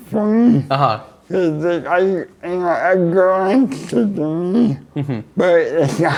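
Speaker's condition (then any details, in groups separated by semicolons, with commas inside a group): Cerebral palsy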